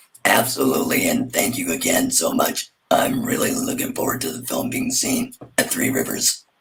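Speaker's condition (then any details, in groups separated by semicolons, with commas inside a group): Laryngectomy; total laryngectomy after radiation damage, voice prosthesis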